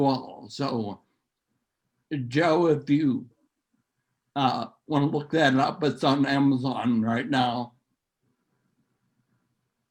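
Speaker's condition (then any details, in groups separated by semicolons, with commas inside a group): Neurological disease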